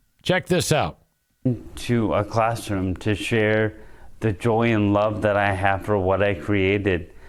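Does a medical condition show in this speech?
Yes: ALS; diagnosed a year ago; speech affected.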